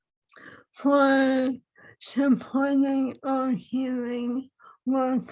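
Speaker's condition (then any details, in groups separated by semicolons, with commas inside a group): ALS; swallowing lost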